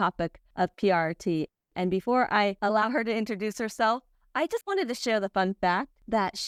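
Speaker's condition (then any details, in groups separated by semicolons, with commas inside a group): No condition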